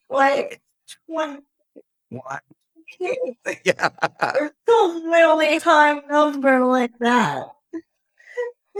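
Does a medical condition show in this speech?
Yes: cerebral palsy; lag starting to talk, late speech onset, had speech therapy.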